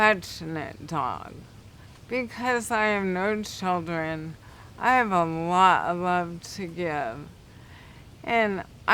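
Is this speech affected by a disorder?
Yes: cerebral palsy; affects speech.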